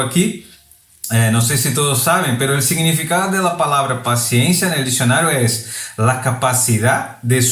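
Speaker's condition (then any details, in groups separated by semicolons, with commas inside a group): No condition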